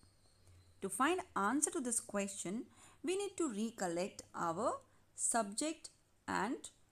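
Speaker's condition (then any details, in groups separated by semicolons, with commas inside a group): No condition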